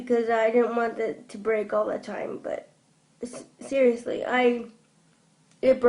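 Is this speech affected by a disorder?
Yes: cerebral palsy; from birth.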